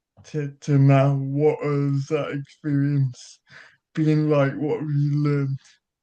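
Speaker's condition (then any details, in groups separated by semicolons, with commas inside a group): Cerebral palsy; childhood surgery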